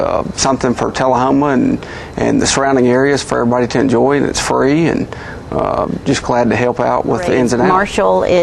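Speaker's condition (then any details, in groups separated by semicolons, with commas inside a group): No condition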